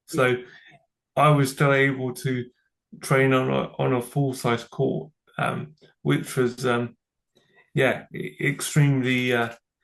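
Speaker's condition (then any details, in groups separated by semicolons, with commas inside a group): Cerebral palsy; from birth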